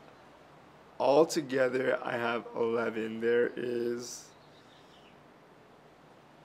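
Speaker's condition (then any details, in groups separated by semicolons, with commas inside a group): Cerebral palsy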